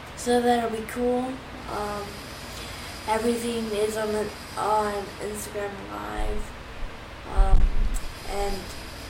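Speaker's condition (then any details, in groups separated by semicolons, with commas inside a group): Cerebral palsy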